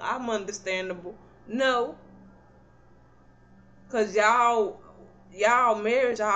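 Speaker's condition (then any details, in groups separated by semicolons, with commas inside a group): Cerebral palsy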